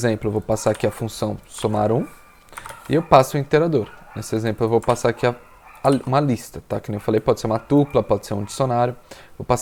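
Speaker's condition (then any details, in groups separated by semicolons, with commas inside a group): No condition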